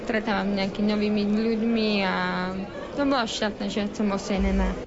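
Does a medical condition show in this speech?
Yes: deafness; born hearing, near-total hearing loss in early childhood, caused by medicines given as treatment; reads lips, sometimes uses hearing aid.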